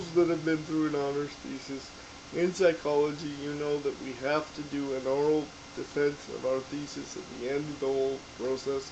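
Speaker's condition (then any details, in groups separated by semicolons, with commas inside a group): Cerebral palsy; diagnosed in infancy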